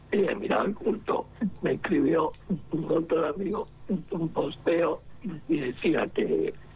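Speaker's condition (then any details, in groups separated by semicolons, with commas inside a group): Laryngectomy, esophageal speech; cancer reported all well after surgery and treatment, some bad days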